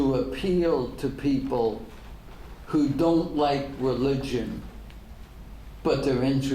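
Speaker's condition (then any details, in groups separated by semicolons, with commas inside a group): ALS; degenerative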